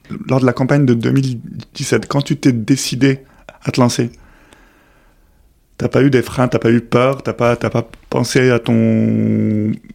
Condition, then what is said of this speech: Stuttering. Ce podcast est aussi pour moi un traitement pour m'aider à mieux m'exprimer et mieux assumer mon bégaiement.